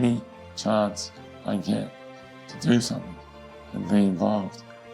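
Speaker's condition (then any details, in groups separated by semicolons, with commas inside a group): Facioscapulohumeral muscular dystrophy; genetic, face and upper arms first; progressive, needs effort to feed self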